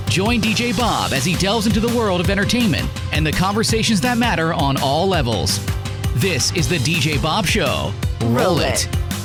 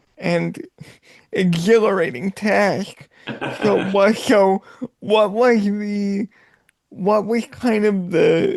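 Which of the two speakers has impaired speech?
The second: cerebral palsy; born three months premature, from birth, non-progressive; voice sometimes sounds childlike.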